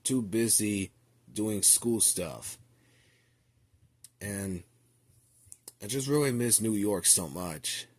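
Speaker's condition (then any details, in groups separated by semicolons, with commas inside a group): No condition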